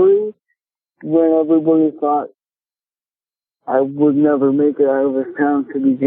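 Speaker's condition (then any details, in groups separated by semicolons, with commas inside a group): Cerebral palsy; from birth, entire left side paralyzed; speech affected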